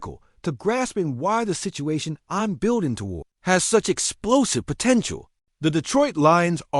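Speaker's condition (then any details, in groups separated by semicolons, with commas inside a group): No condition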